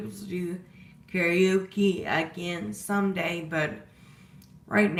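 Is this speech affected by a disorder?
Yes: disability causing slurred speech.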